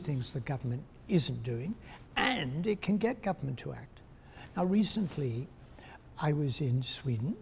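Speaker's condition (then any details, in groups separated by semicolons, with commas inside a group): No condition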